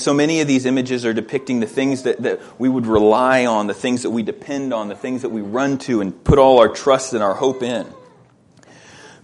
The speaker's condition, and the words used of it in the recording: None; typical speech.